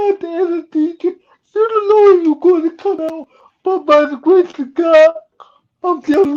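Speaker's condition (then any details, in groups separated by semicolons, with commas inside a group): Cerebral palsy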